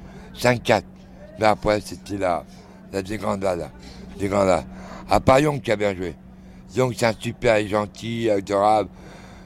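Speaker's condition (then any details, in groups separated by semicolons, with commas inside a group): Throat cancer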